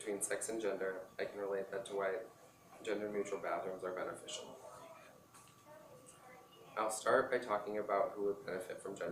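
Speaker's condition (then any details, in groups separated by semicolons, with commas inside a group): No condition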